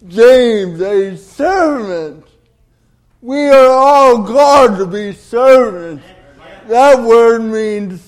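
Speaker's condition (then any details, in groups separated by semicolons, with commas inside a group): Cerebral palsy; delayed development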